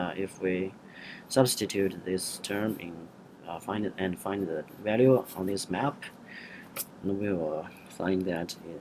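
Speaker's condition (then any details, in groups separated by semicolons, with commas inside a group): No condition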